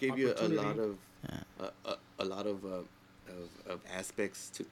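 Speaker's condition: Stuttering; stutter since childhood, only sibling affected despite same multilingual household; stuttered a lot in middle school, very quiet, at times physically unable to talk, avoided talking; repeated words, blocks

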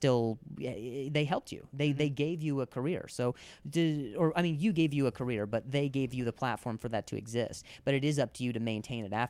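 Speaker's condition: Stutter; made finding other employment hard; converses at length in interview; listeners used to get impatient, cut off or dismiss, speech gives distinctive comedic point of view; repeated sounds, repeated words

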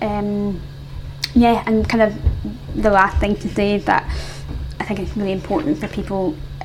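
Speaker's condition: Isolated cleft palate; congenital isolated cleft palate, lip not involved, surgeries through childhood and adulthood, jaw surgery for underbite from impaired jaw growth; noticeable speech difference, bar staff often not understanding, partner first took it for accent, sometimes exaggerated at cleft events

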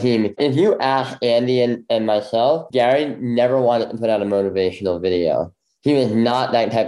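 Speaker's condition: Bilateral cleft lip; congenital bilateral

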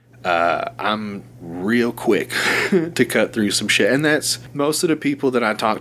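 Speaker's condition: No condition

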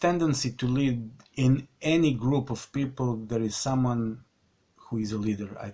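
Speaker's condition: Stuttering; stutter since childhood, continuing into adulthood; prolonged sounds

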